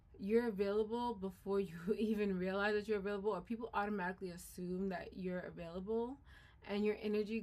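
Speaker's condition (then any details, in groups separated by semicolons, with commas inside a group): No condition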